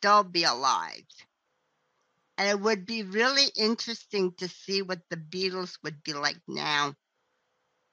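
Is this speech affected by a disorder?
Yes: cerebral palsy; present from birth, vocal cords damaged by intubation tube during surgery; voice ruined by intubation, lost singing ability, trying to sing again.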